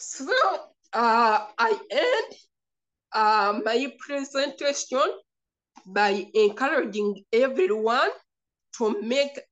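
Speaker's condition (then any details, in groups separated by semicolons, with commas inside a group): Cerebral palsy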